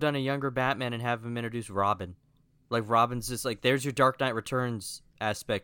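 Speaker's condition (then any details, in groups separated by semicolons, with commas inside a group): No condition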